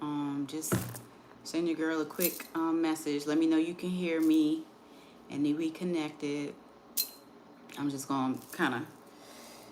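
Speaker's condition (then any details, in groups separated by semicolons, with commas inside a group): No condition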